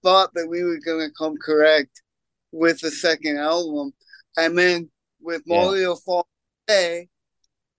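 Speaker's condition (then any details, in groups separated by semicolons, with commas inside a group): Cerebral palsy; congenital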